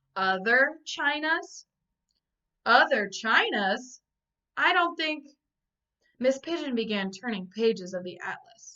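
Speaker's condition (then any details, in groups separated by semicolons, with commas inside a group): No condition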